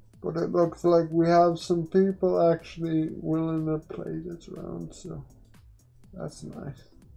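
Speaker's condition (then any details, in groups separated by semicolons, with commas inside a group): Quadriplegic cerebral palsy; uses one hand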